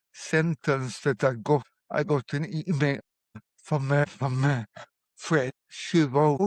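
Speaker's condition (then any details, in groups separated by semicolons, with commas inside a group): Cerebral palsy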